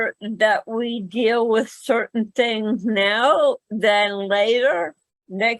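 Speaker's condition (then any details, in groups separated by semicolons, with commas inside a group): Cerebral palsy; mainly small motor coordination; speaks better than types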